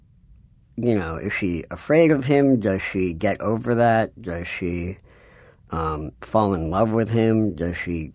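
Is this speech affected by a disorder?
Yes: cleft palate; cleft palate possibly audible in voice.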